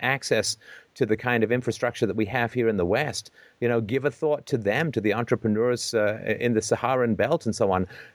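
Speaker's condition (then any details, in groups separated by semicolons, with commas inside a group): No condition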